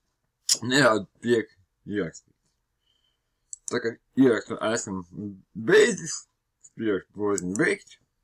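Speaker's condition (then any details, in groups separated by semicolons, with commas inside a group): Cerebral palsy; since birth; speech not very clear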